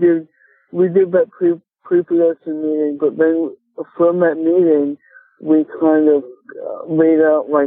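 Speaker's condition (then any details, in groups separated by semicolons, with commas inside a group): Cerebral palsy; speech affected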